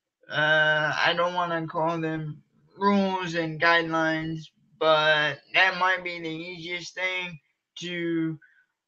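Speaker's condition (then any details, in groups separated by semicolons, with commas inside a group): Cerebral palsy; from birth, uses wheelchair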